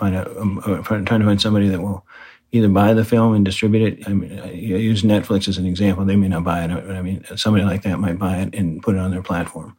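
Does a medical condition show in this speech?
Yes: Parkinson's disease; right-side weakness at onset, diagnosed by neurologist, confirmed by second opinion, heavy weightlifting slows progression.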